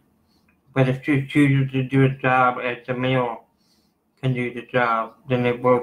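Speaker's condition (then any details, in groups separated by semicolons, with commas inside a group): Cerebral palsy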